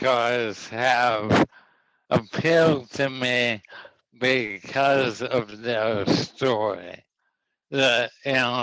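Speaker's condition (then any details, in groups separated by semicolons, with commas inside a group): ALS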